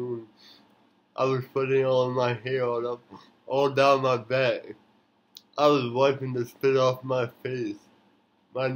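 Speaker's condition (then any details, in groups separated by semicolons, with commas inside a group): Cerebral palsy; since birth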